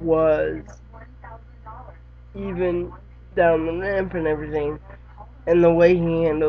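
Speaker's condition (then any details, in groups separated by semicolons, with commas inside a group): Cerebral palsy; lifelong, wheelchair user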